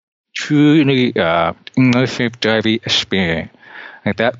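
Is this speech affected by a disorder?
Yes: deafness; cannot hear well.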